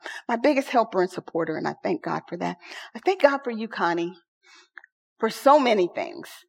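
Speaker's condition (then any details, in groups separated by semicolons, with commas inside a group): No condition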